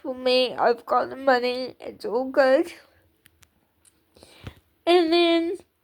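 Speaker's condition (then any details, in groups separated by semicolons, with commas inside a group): Cerebral palsy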